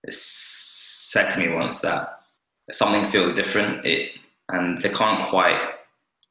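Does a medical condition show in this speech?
Yes: stutter; childhood onset, started speaking at two, fluent about two years then blocking began, speech therapy until about seven or eight with therapist Jackie; milder than before, blocks still happen at times; blocks and freezes, worse with authority figures and professional situations, easier with other stutterers; here prolonged sounds.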